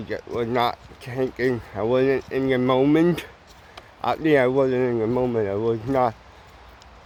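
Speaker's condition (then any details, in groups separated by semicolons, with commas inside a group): Cerebral palsy; mild, ataxic type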